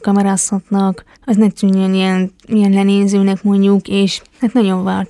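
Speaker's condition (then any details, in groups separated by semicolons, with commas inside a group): Hearing impairment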